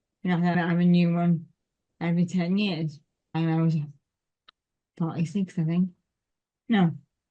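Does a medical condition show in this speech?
Yes: cerebral palsy.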